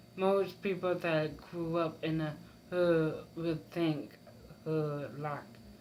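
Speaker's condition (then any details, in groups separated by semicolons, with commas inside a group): Mild cerebral palsy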